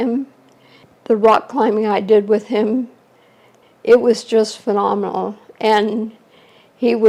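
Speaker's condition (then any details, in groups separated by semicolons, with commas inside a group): ALS; shortly after diagnosis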